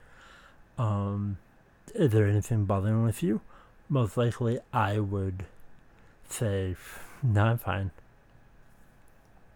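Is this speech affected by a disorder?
Yes: speech impediment.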